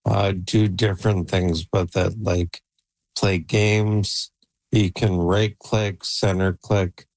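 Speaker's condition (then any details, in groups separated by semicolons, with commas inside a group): ALS; Neuralink N1 brain implant in Toronto Western Hospital trial, computer control by thought, voice banked through 11 Labs; N1 implant received in May, about 3 months ago; voice audibly deteriorating, expected to lose ability to talk soon, plans AI-cloned voice via Neuralink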